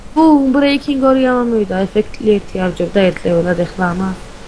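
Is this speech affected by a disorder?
No.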